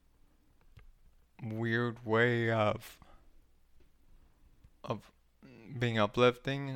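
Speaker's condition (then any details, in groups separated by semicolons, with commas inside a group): ALS; ALS diagnosed at 35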